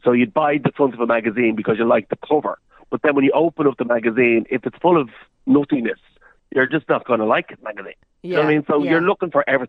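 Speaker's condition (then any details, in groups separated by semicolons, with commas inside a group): No condition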